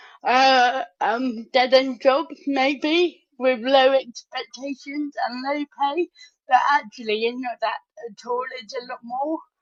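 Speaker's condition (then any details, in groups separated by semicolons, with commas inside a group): Cerebral palsy; arm tremors; speech affected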